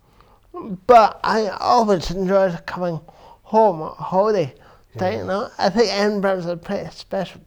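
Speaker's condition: Cerebral palsy; from birth; affects verbal speech

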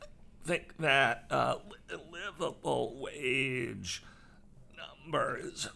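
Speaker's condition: Voice disorder; acquired voice disorder

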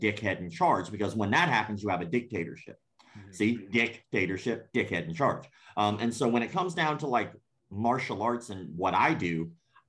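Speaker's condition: Cleft palate; congenital cleft palate

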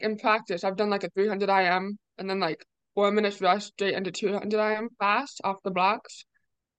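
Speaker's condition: Deafness; deaf or hard of hearing

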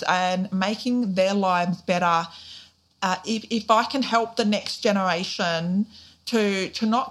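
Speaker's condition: Deafness, profound; born deaf

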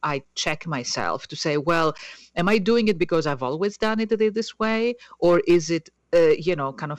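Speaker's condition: No condition

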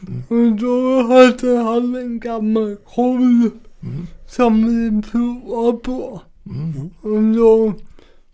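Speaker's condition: Cerebral palsy; mainly affects speech and balance

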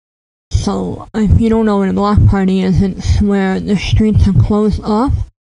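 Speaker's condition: Cleft palate; predicted at birth mute or severely impeded, speech classes once or twice weekly through elementary school

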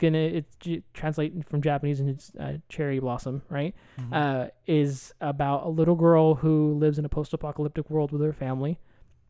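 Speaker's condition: No condition

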